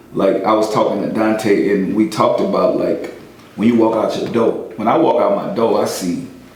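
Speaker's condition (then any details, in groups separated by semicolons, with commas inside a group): No condition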